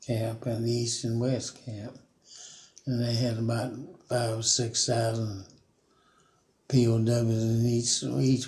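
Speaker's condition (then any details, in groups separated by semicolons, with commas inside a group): Parkinson's; about 5 years since onset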